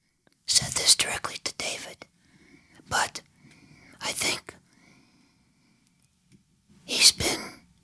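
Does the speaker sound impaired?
Yes: throat cancer surgery; throat cancer with visible throat nodule, surgery at University of Pennsylvania, radiation, esophagus closed after radiation; 26 years since diagnosis, feeding tube for 22 years, no eating by mouth; cannot swallow anything including saliva, swallowed material goes into lungs.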